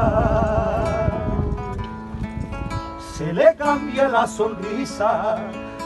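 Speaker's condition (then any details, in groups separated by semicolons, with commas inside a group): No condition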